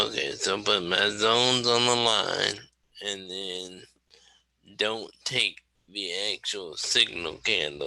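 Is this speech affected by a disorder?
Yes: cerebral palsy; wheelchair user.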